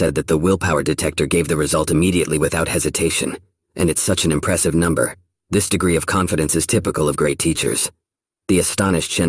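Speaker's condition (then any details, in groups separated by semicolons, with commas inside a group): No condition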